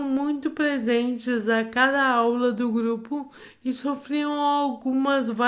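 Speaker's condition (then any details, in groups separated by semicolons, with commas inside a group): Amyotrophic lateral sclerosis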